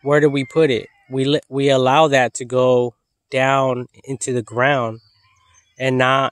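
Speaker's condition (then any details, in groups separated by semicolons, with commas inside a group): No condition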